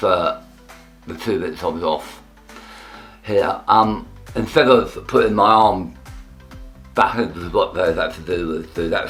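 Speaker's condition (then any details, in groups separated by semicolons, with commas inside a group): Tongue cancer; post surgery and radiotherapy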